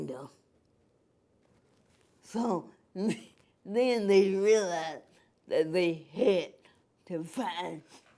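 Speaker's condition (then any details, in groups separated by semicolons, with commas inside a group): Cerebral palsy; cerebral palsy, from birth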